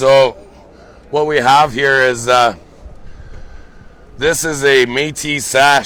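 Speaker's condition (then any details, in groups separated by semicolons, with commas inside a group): No condition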